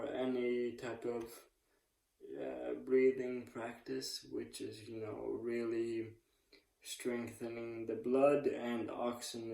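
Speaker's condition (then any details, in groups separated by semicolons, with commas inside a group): ALS; speech improved, slow and slurred when tired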